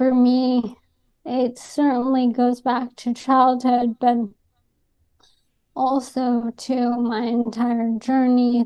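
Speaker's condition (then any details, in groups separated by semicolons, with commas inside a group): ALS; atypical young woman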